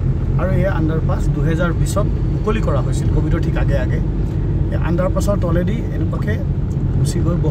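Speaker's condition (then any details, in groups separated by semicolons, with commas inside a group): No condition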